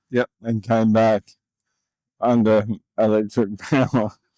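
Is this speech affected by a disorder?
Yes: motor neurone disease; recently diagnosed, motorized wheelchair, dietician, physio, occupational therapy.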